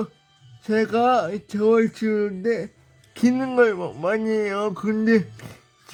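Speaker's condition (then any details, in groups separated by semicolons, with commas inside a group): Brain lesion disability; since childhood, stair climbing very hard; crawling practice as exercise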